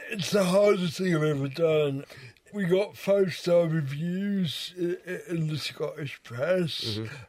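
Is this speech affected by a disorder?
Yes: cerebral palsy; wheelchair user, involuntary movement, problems with arms; finds some words hard to say, difficulty with ch sound.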